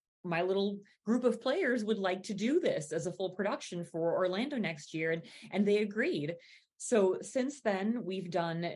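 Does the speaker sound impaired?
No.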